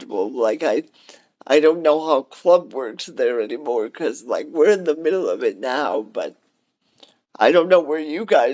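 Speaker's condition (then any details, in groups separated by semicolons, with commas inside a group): Cerebral palsy; cerebral palsy, wheelchair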